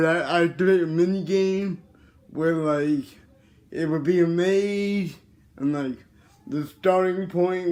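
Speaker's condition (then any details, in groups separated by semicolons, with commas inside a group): Cerebral palsy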